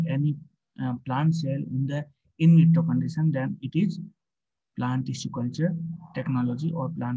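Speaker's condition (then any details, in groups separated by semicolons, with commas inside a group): No condition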